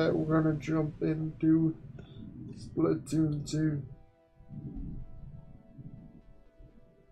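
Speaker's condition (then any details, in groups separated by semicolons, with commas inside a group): Quadriplegic cerebral palsy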